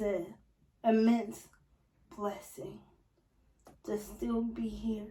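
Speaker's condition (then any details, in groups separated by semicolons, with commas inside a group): Spastic quadriplegic cerebral palsy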